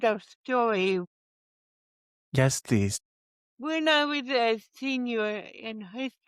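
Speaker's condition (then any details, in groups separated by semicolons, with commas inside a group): Cerebral palsy; present from birth, initially mild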